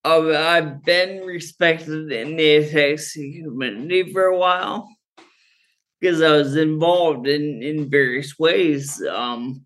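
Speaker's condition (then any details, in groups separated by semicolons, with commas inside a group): Friedreich's ataxia; genetic neuromuscular condition from birth, normal childhood, slowly worsening, diagnosed sophomore year of college; progressive, cannabis strain with doctor's guidance for neuropathic pain, muscle relaxing, sleep, ataxia worse when tired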